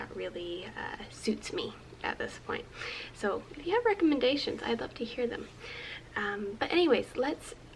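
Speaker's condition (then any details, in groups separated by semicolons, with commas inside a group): No condition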